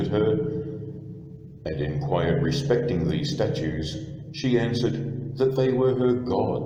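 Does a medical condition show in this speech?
No.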